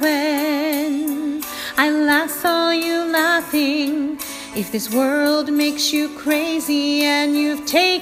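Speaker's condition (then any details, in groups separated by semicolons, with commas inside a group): No condition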